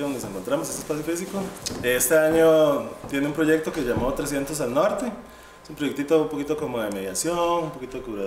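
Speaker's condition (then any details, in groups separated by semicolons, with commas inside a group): No condition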